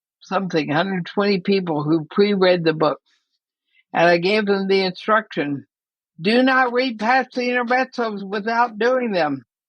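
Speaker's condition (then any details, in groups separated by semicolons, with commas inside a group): ALS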